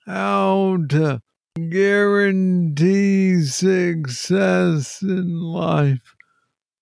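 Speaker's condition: Parkinson's disease, young onset; progressive

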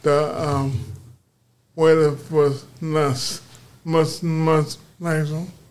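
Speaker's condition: Aphasia; arms and slurred speech

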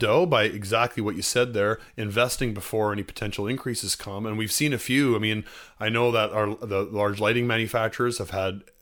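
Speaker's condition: No condition

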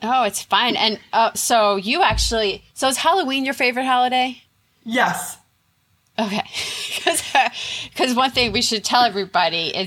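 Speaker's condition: No condition

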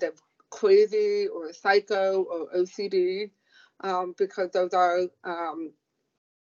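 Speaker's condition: Profound deafness; profound deafness since age two from meningitis

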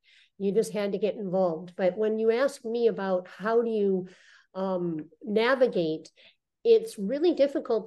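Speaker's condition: Cleft lip and palate; congenital

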